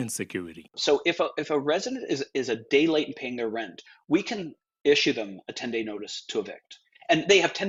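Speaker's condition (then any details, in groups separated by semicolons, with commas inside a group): No condition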